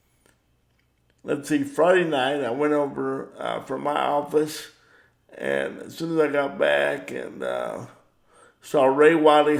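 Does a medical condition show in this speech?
Yes: cerebral palsy; power wheelchair.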